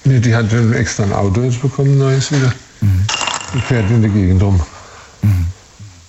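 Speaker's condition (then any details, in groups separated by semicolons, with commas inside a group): Parkinson's disease, early onset; onset age 40, first symptom arm not swinging while walking, diagnosed by neurologist via medication response; 20 years since first symptom, symptom-suppressing medication, physiotherapy again, falls 3-4 times daily, limited sport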